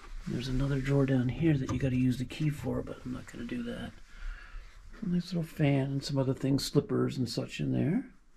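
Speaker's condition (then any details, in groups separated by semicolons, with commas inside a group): No condition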